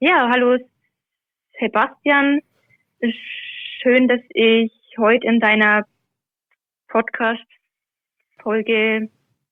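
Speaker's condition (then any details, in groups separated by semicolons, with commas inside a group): Stuttering; covert stuttering for many years, aware from about age 10, hidden until 21; openly stuttering, regularly reads scripture aloud in church since January last year, nervous beforehand; not stutter-free when reading aloud, anticipates difficult words in advance, avoided words, trouble with t-words; prolonged sounds, blocks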